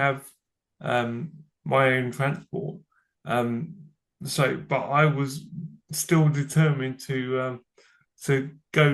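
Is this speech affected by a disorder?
Yes: cerebral palsy; from birth.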